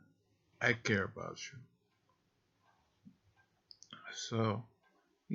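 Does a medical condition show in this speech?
Yes: multiple sclerosis.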